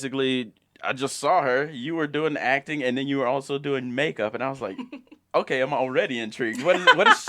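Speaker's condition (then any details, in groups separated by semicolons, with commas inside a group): No condition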